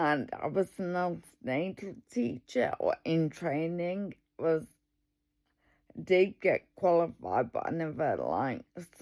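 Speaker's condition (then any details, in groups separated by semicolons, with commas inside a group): Multiple sclerosis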